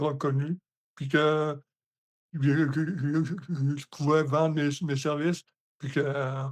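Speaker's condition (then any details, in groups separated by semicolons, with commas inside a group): Hemiparalysis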